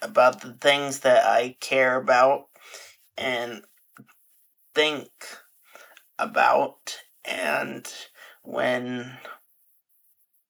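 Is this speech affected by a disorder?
Yes: Friedreich's ataxia; diagnosed at age 17 or 18 in final high school year, earlier uncoordinated and clumsy, progressive.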